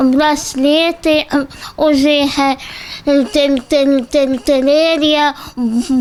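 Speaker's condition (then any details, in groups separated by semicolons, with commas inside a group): Cerebral palsy; in rehabilitation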